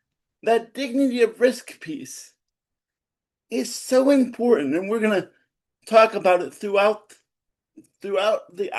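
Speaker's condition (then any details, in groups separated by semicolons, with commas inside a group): Cerebral palsy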